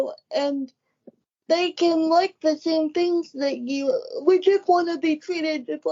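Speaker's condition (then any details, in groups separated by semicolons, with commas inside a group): Cerebral palsy; wheelchair user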